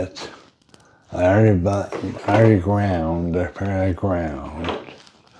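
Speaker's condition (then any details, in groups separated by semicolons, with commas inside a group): Brain injury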